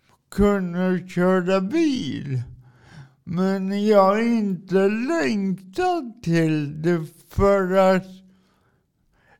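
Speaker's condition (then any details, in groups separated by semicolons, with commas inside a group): Cerebral palsy; from birth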